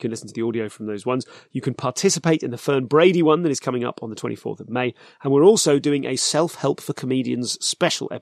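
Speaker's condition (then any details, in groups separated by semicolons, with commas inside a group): No condition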